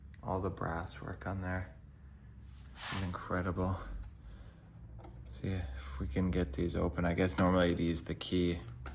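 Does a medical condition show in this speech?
No.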